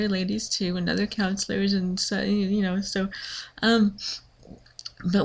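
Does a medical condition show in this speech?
Yes: cerebral palsy.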